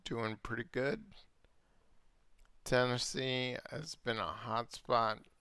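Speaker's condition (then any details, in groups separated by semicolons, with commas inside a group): Multiple sclerosis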